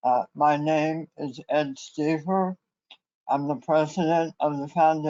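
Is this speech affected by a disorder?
Yes: head and neck cancer.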